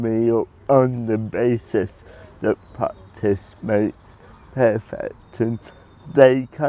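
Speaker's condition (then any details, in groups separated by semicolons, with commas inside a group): Cerebral palsy; predicted at birth never to talk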